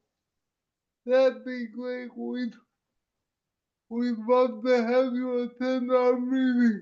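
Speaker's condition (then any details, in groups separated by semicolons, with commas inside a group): Cerebral palsy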